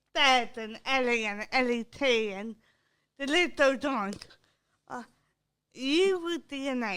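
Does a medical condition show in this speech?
Yes: cerebral palsy.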